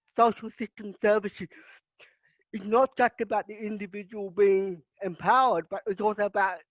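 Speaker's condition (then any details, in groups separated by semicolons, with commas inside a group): Cerebral palsy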